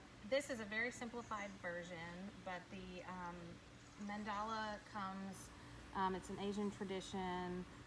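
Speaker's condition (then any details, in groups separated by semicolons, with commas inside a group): No condition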